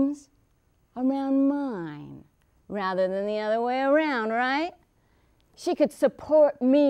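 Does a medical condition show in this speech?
No.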